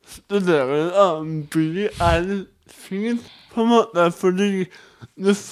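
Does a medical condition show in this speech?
Yes: cerebral palsy; speech difficulties, speech challenges.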